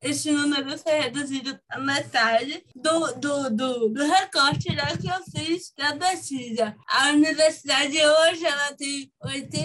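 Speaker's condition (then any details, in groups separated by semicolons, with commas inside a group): Cerebral palsy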